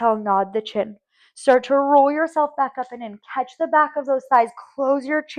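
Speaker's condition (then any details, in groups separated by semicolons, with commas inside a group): No condition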